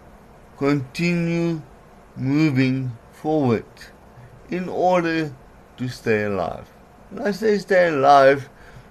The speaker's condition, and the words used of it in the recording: Cerebral palsy. There's certain letters I can't properly pronounce, so it comes out flat.